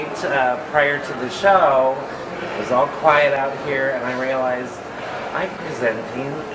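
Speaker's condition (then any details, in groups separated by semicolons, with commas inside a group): No condition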